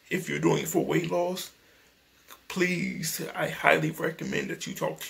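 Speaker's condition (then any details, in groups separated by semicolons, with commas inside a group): Cerebral palsy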